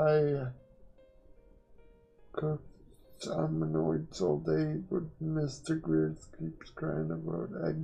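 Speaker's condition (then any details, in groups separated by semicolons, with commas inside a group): Quadriplegic cerebral palsy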